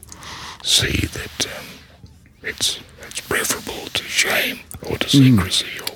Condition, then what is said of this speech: Laryngectomy. So I was speaking then really as well or as badly as I'm speaking now.